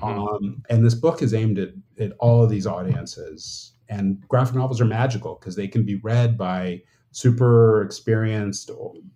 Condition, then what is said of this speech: No condition.